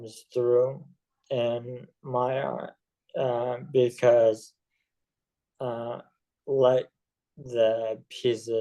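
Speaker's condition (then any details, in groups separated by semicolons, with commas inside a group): ALS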